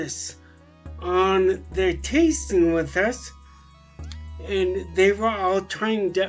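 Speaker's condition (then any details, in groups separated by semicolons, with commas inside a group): Traumatic brain injury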